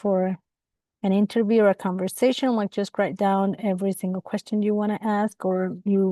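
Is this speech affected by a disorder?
No.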